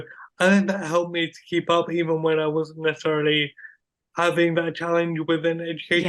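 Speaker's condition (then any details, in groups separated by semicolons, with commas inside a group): Cerebral palsy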